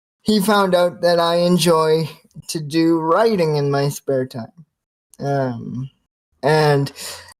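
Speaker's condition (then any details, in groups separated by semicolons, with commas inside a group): Cerebral palsy, spastic quadriplegia, severe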